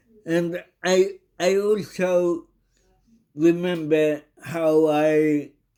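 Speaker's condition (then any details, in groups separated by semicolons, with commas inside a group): Cerebral palsy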